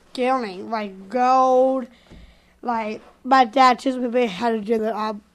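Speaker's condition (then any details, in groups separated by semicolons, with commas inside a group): Down syndrome; delivering doctor concerned at once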